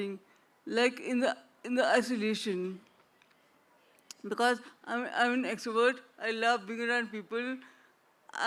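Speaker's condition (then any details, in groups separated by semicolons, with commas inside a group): Traumatic brain injury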